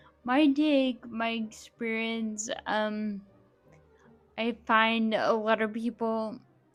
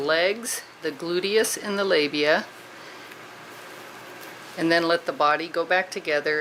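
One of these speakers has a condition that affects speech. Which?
The first: Friedreich's ataxia; neurological disorder; difficulty swallowing and speaking clearly, nasal voice, respiratory muscle trainer.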